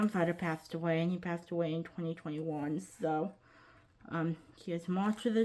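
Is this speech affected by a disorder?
Yes: cerebral palsy, quadriplegic.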